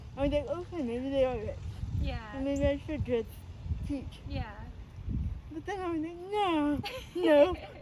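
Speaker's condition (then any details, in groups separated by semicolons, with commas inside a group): Spastic cerebral palsy; uses wheelchair; can speak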